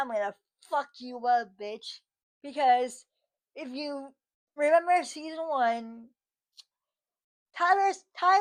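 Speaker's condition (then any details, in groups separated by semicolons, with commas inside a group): Cerebral palsy, spastic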